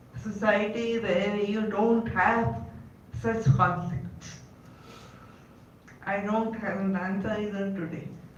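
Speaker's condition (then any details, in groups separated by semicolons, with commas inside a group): Cerebral palsy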